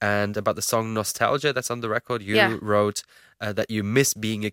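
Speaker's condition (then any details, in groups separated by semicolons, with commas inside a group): No condition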